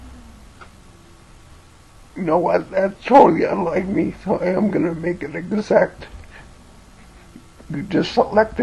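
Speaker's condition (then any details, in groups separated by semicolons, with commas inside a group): Cerebellar ataxia from brain tumour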